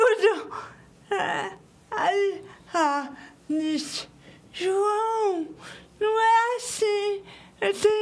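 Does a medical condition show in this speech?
Yes: cerebral palsy.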